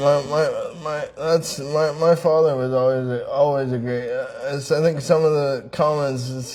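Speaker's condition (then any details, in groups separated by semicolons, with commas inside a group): Traumatic brain injury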